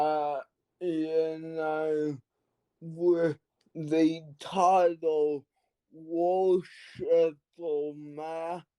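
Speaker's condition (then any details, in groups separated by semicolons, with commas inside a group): Cerebral palsy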